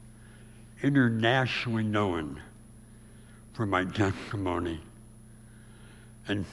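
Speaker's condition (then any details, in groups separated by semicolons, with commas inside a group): Severe speech impediment; about age 84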